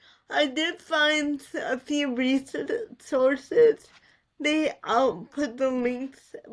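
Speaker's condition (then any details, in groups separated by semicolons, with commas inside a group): Cerebral palsy; voice affected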